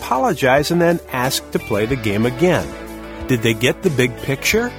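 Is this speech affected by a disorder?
No.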